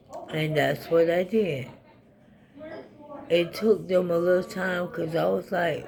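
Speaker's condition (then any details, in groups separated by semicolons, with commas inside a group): ALS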